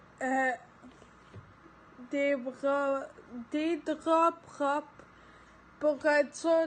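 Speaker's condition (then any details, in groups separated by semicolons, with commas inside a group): Ataxia; degenerative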